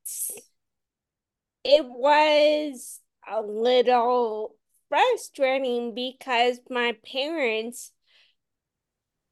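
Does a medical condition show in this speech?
Yes: Friedreich's ataxia; voice worsened, cadence and slurring getting worse.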